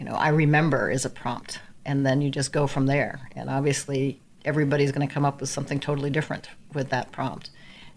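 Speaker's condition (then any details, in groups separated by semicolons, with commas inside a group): No condition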